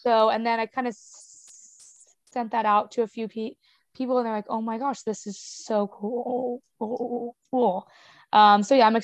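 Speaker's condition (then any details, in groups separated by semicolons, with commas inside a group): Stutter; past speech therapy, used fluency strategies, phone listener once thought the line was cutting out; stutters openly all the time, uses strategies less than before; stutters through words, speech improves with drinking; repeated sounds, repeated words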